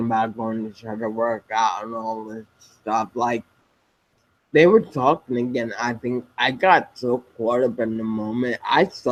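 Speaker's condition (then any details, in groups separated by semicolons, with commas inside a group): Spinocerebellar ataxia type 7, SCA7; speech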